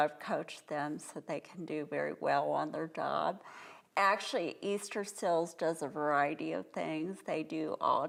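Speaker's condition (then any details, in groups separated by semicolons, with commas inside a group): Cerebral palsy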